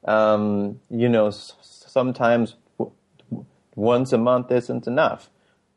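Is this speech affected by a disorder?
Yes: stuttering; formerly on receiving end of stuttering support groups, NSA local chapters; talks more freely about and advertises stuttering, less ashamed since joining Stutter Social hangouts; here repeated sounds, blocks.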